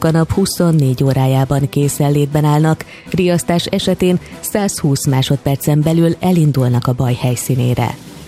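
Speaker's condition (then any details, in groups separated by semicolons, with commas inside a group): No condition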